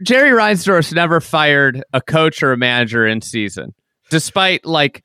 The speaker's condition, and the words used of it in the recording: No condition.